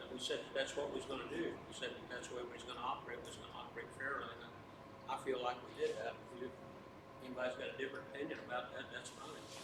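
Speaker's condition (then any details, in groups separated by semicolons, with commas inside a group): No condition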